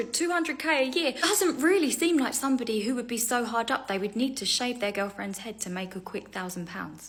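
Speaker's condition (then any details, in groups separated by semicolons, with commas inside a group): No condition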